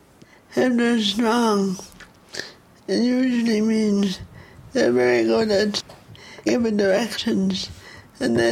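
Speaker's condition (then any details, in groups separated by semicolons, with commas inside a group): Cerebral palsy; childhood speech therapy over 20 years ago, disliked, felt aimed at removing Pavee accent; poor voice control, slow, hard to understand, big words take breath, thought drunk on phone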